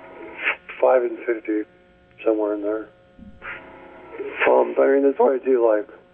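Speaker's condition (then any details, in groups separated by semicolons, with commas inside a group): ALS; speech getting worse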